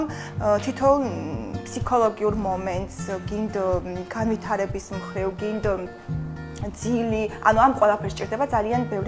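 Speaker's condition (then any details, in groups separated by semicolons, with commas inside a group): No condition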